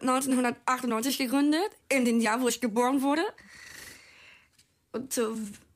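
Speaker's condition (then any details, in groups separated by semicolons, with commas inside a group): Down syndrome; from birth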